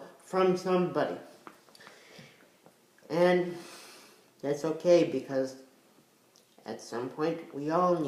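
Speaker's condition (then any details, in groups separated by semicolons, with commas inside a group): Cerebral palsy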